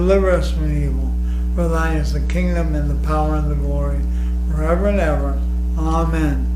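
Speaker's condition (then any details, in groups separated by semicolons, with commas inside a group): ALS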